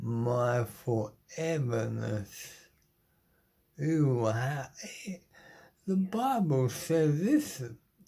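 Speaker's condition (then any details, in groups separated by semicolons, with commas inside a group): Motor neuron disease; terminal; body failing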